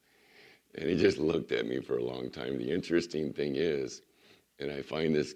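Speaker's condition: Vocal cord surgery recovery; recovering from vocal cord surgery, resting voice, recent cold and coughing set recovery back; voice not ready for full message, doctor limits teaching to 10-15 minutes

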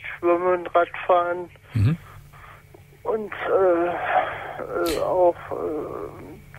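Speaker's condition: Spastic paralysis since birth; mainly in hands, writing or holding full glass looks drunk to outsiders

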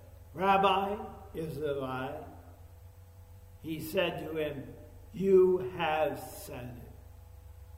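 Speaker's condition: ALS; walking

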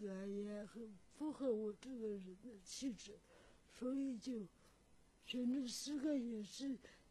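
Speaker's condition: Cerebral palsy; from birth, oxygen deprivation during breech delivery, impaired mobility; unclear, slurred articulation described in own poem

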